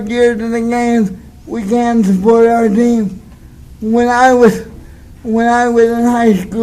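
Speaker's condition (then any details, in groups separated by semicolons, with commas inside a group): Cerebral palsy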